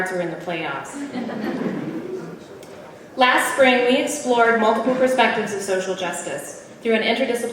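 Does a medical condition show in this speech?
No.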